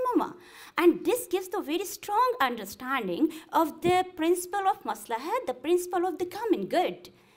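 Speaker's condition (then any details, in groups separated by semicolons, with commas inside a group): No condition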